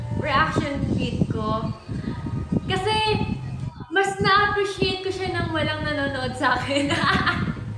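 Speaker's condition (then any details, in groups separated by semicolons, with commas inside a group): No condition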